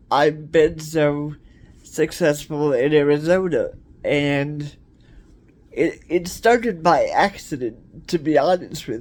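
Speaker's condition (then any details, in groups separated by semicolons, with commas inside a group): Cerebral palsy; cerebral palsy, wheelchair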